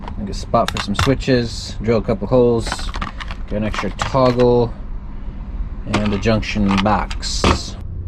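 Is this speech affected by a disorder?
No.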